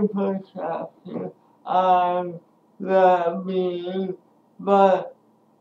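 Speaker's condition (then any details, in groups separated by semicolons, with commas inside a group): Speech impairment after birth surgery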